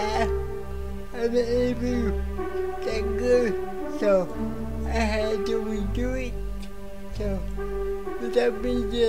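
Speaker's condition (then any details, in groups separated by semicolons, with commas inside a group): Cerebral palsy; speech affected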